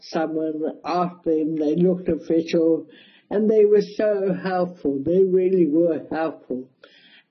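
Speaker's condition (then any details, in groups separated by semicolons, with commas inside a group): Cerebral palsy, mild; speech affected a bit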